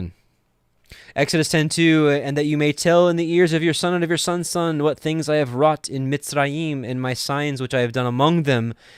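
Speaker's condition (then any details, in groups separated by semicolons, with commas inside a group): No condition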